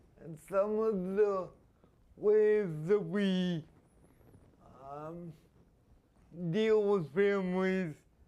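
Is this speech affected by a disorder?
Yes: spastic quadriplegia.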